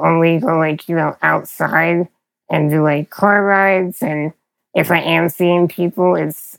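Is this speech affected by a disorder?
Yes: spinal muscular atrophy; progressive, frequent childhood illness turning into pneumonia, over 100 hospital days in one year.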